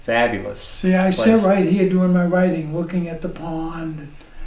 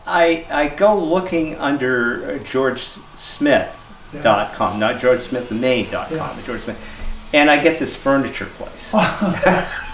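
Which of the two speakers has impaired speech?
The first: ALS; diagnosed couple years ago, types with two fingers.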